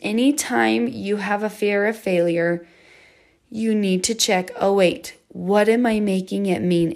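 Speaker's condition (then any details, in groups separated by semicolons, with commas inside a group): No condition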